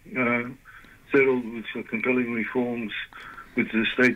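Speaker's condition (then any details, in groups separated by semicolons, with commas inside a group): Parkinson's disease; led to retirement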